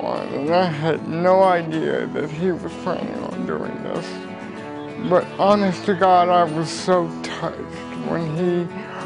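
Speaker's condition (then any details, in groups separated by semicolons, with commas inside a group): Cerebral palsy; paraplegic, uses wheelchair; changes affecting motor skills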